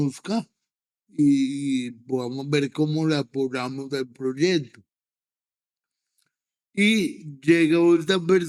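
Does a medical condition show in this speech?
Yes: cerebral palsy.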